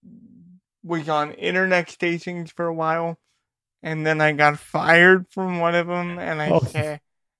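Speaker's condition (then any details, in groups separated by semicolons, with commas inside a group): Cerebral palsy; hard to hold pencil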